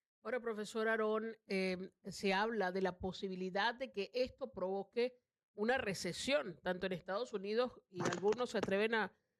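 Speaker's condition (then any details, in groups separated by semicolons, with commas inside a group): No condition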